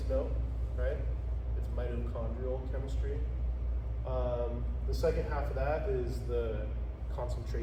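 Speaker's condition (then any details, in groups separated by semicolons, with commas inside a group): No condition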